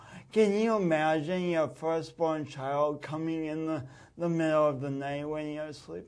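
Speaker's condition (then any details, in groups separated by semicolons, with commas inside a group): Speech impediment from birth oxygen loss; born a few weeks early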